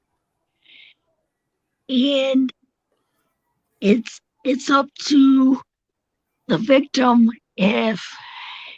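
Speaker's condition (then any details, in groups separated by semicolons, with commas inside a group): Cerebral palsy; tracheotomy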